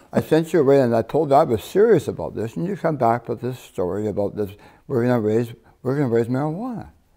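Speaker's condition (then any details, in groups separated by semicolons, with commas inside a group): Partial glossectomy for tongue cancer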